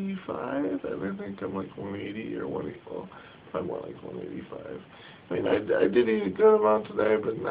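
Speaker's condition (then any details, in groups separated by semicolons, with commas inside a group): Cerebral palsy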